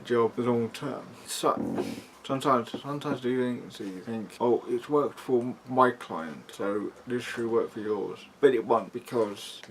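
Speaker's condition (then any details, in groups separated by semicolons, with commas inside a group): Cerebral palsy, mild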